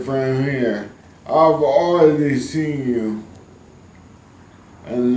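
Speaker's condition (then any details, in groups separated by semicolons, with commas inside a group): ALS; spasticity main symptom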